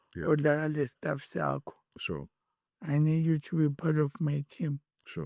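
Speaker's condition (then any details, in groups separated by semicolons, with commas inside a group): Cerebral palsy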